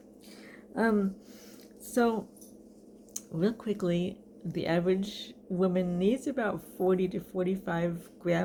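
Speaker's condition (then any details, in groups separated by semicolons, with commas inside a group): Cerebral palsy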